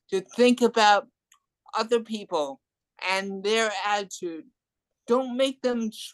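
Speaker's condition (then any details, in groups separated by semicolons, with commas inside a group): Cerebral palsy and hearing loss; adult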